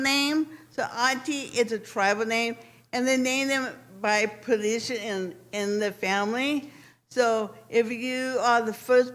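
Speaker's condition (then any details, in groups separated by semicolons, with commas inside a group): Cerebral palsy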